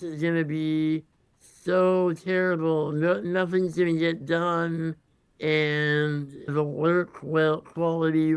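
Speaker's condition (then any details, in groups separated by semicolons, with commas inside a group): Congenital muscular dystrophy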